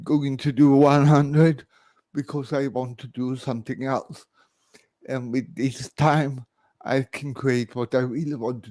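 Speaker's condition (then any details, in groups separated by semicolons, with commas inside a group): Cerebral palsy, severe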